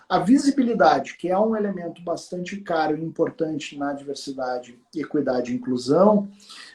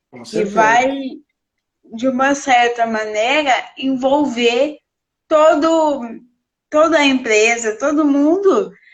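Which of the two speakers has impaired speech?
The second: cerebral palsy; present since birth, uses wheelchair.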